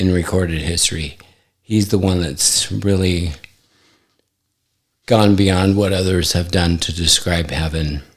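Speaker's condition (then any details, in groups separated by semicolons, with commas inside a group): ALS; affects hand function; recently diagnosed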